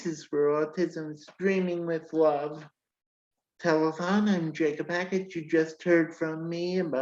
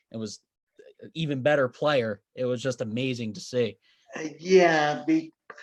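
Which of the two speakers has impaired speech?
The first: cerebral palsy.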